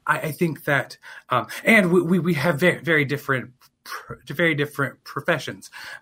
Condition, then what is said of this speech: Stuttering. I am very comfortable stuttering openly